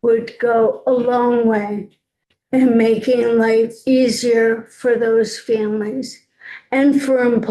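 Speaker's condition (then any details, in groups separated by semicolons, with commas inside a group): ALS; diagnosed about 3 years ago, legs weakening; voice obviously deteriorating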